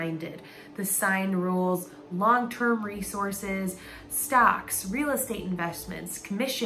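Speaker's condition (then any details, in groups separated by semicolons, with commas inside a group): No condition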